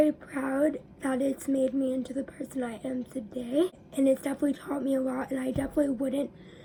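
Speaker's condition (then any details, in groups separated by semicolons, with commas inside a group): Cerebral palsy; spastic diplegia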